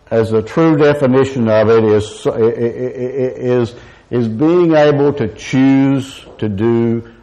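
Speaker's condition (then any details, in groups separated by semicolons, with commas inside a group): No condition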